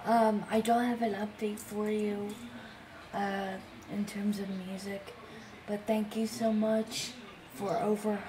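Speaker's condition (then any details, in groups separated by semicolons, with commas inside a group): Cerebral palsy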